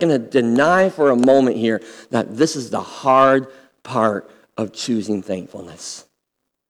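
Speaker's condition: Cleft lip and palate; congenital

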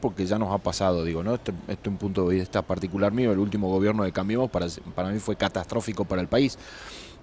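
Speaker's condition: No condition

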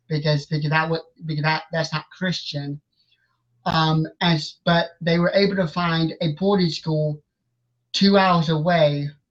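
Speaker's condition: Stuttering; cited as reason against preaching call at age 16; repeated words

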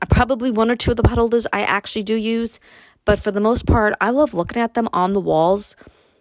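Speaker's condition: No condition

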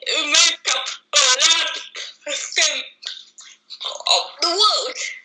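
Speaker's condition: Cerebral palsy; from Sri Lanka, told at young age would never walk or talk; now talks, despite early prognosis

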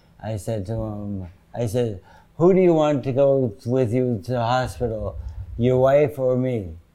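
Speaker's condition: Parkinson's disease; sometimes

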